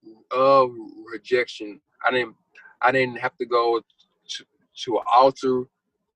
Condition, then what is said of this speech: Stuttering. I grew up having a stuttering problem, as you can hear.